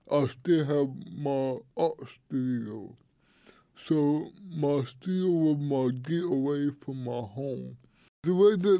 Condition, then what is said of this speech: Cerebral palsy. So it also affect my speaking, my walking, my hands.